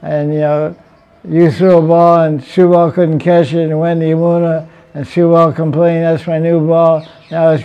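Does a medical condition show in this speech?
Yes: deafness; fluent spoken lecture, reads translations aloud, relies on audience feedback for volume.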